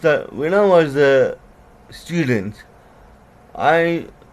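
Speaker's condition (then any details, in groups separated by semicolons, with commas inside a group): Cerebral palsy; from birth, diagnosed age 2, learned speech special-needs school, writing difficult, poor balance, later myasthenia gravis; some words unclear, certain letters flat, trouble formulating words, worse when mouth tires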